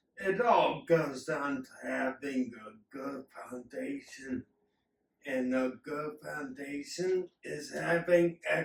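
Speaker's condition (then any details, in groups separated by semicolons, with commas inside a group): Acquired and hereditary ataxia; acquired ataxia accelerating unknown hereditary ataxia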